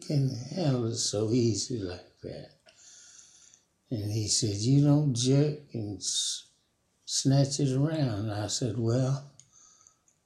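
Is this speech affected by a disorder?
Yes: Parkinson's; about 5 years since onset.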